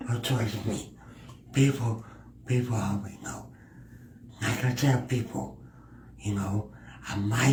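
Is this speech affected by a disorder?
Yes: cerebral palsy.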